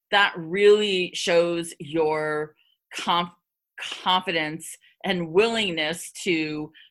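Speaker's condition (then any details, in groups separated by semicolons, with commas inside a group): Stuttering; stuttering for at least 30 years, hid it about 30 years; openly stutters; fast talker; repeated sounds, prolonged sounds, blocks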